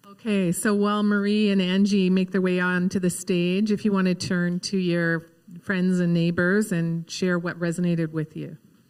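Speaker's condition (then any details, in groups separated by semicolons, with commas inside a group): No condition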